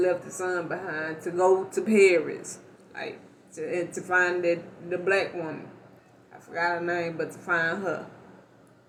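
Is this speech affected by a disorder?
Yes: cerebral palsy; not paralyzed, can stand.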